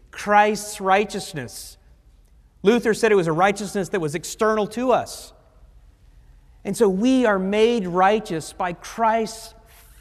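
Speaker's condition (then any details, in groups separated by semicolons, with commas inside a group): No condition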